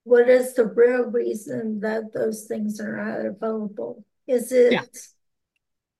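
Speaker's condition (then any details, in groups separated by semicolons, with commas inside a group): Aphasia and ataxia; progressive ataxia; cannot always pick out needed words, hard to clearly express ideas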